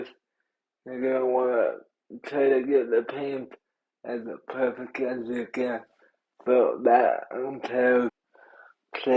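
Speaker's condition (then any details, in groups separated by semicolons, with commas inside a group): Cerebral palsy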